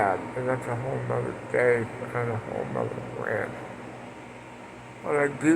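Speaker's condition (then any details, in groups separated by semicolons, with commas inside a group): Parkinson's; speech impediment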